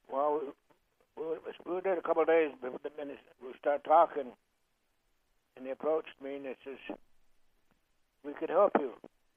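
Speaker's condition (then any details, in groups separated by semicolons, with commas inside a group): Parkinson's disease; cause unknown, left side slow like stroke, different gait, tripping and falling risk, weaving when driving, worsening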